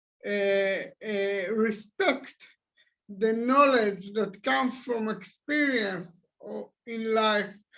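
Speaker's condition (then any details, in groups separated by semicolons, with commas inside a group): Cerebral palsy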